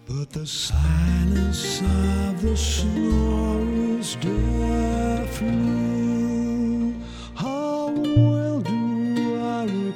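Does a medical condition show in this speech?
No.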